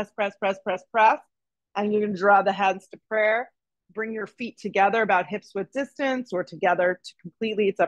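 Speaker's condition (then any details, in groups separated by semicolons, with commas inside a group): No condition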